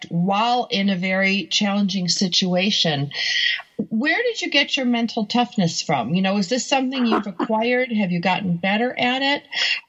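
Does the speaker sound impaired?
No.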